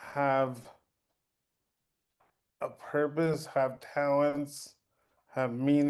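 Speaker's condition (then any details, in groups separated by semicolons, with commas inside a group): Cerebral palsy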